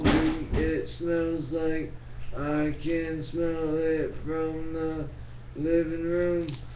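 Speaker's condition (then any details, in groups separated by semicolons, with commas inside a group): Brain injury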